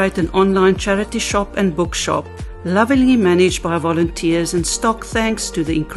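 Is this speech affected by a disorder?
No.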